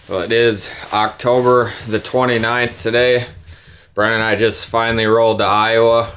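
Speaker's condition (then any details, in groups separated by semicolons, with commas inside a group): No condition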